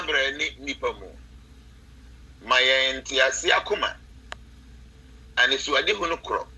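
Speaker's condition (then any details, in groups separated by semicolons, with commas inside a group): No condition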